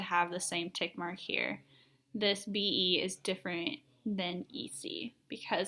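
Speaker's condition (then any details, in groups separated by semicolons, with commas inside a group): No condition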